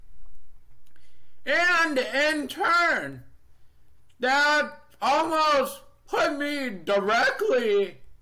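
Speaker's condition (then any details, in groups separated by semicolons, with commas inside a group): Deafness, Neurofibromatosis Type 2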